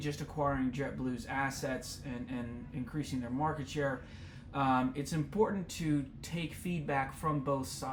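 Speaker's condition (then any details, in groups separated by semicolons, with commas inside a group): No condition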